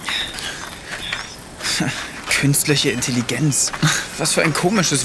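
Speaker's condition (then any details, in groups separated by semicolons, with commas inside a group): No condition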